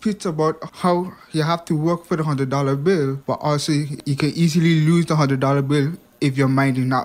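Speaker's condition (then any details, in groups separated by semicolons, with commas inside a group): Hearing impairment; past speech impediment improved with much practice, listening needs much focus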